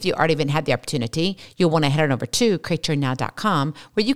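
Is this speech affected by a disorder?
No.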